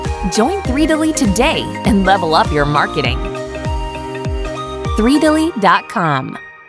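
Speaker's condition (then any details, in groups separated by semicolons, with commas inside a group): No condition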